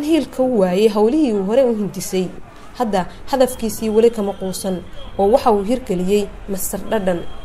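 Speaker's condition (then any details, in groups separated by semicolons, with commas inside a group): No condition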